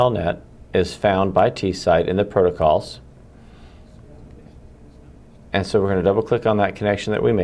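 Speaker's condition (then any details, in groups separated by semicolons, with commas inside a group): No condition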